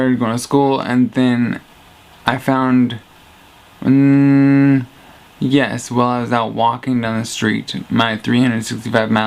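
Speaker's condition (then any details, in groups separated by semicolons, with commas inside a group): Traumatic brain injury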